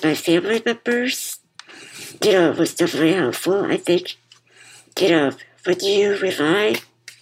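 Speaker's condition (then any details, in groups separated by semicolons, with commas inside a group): Muscular dystrophy; congenital muscular dystrophy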